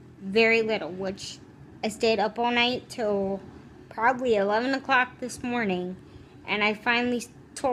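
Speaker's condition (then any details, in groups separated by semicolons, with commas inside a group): Cerebral palsy, spastic, severe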